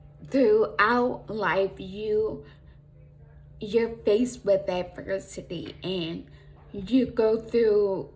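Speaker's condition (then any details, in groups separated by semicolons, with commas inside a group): Traumatic brain injury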